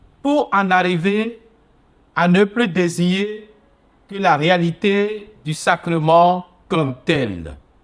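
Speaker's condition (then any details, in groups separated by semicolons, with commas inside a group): No condition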